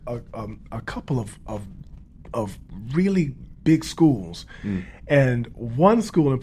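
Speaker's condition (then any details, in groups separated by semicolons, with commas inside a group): Stuttering; childhood onset, one of the worst impediments, people told to write it down; largely controlled after speech pathologist, Shakespeare rhythm practice, singing words, voice teacher Tom; severe stutter in youth, disappears when singing, later detectable but well hidden; repeated words, blocks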